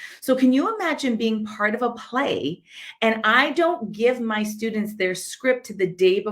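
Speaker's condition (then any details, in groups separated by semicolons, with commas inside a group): No condition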